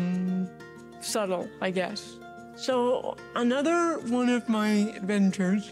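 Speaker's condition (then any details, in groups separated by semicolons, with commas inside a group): Cerebral palsy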